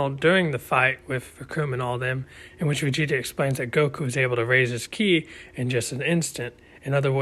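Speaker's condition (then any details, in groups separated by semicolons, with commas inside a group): No condition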